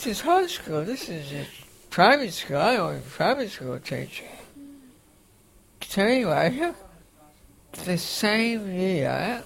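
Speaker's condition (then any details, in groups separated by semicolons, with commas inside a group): Facioscapulohumeral muscular dystrophy, facioscapulohumeral (FSHD); named facioscapulohumeral form in late 20s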